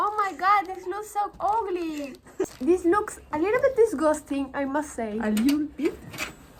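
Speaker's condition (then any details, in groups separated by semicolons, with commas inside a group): No condition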